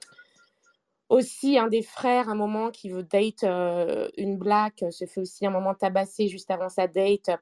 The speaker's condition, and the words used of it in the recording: No condition.